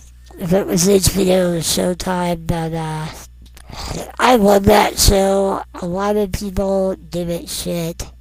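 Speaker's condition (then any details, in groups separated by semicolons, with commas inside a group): Non-progressive muscular dystrophy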